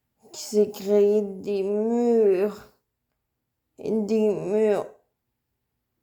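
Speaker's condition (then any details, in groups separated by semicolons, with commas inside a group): Cerebral palsy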